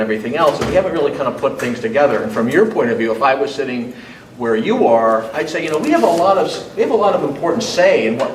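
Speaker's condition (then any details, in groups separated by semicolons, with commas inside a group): No condition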